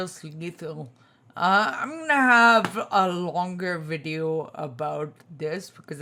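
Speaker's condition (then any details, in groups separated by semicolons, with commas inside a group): Spinocerebellar ataxia type 2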